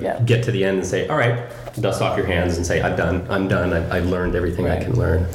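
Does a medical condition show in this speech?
No.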